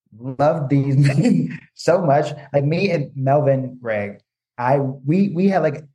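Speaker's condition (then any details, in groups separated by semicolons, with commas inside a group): Stutter; stutter since early childhood, could not talk as child, speech and feelings-focused therapy since very small; still sometimes cannot say words, uses learned tools, checks things before speaking; deliberate intentional speech, plans and checks words before speaking; repeated sounds, repeated words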